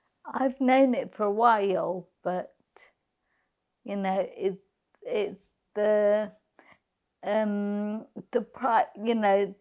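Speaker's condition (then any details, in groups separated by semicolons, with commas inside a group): Multiple sclerosis; primary progressive type, impaired mobility; diagnosed 17 years ago, stem cell treatment, legs slightly better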